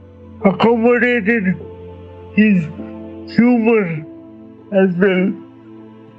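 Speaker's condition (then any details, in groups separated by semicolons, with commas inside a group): Cerebral palsy; slow to speak, speech improves with continued talking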